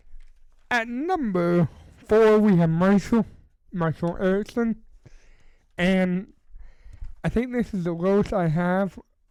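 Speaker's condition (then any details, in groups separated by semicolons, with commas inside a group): Cerebral palsy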